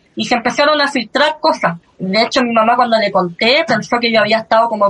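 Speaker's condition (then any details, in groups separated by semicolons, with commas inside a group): Cleft lip and palate; since early childhood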